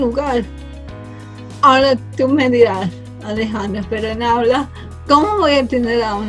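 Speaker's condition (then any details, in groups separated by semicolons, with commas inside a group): Cerebral palsy from birth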